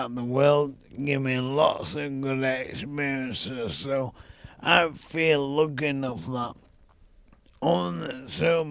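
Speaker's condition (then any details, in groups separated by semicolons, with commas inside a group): ALS; young onset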